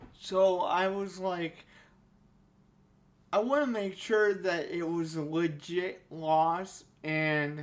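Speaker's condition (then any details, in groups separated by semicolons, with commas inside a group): Cerebral palsy; only one hand usable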